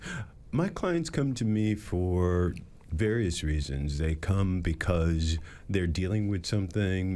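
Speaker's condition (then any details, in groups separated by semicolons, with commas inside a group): No condition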